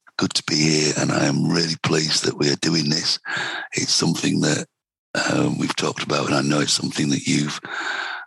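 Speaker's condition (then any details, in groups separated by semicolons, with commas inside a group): Vocal cord cancer, head and neck cancer, right vocal cord; three years out of treatment, no recurrence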